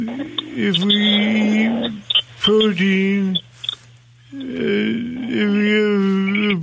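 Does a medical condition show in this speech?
Yes: Parkinson's disease; deep brain stimulation surgery, severe dyskinesia before surgery, worse with adrenaline or focus, symptoms fluctuate.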